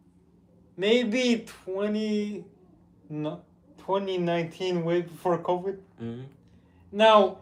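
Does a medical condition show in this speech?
Yes: cerebral palsy; with developmental delay.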